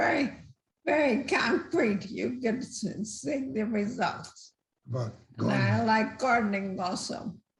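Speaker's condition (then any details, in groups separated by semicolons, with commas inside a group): Multiple system atrophy; cannot walk on land, uses scooter, water therapy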